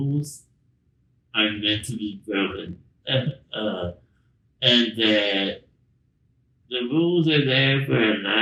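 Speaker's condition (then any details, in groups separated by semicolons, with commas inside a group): Spinal muscular atrophy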